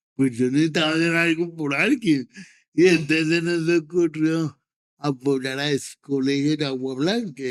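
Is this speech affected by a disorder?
Yes: cerebral palsy.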